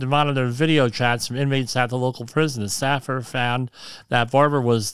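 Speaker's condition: Cleft lip and palate

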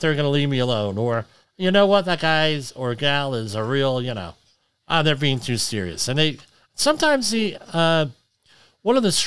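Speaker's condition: Cleft lip and palate; tinnitus attributed to the cleft

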